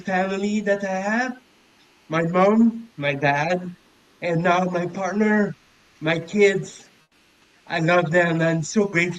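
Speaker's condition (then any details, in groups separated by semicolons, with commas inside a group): Cerebral palsy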